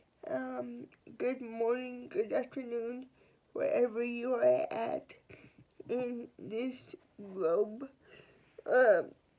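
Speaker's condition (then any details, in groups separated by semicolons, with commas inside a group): Cerebral palsy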